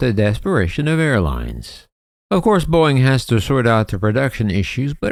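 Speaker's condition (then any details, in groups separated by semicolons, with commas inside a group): No condition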